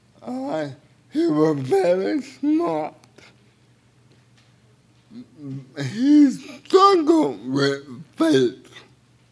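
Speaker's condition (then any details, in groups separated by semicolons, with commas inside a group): Cerebral palsy; speech a little unclear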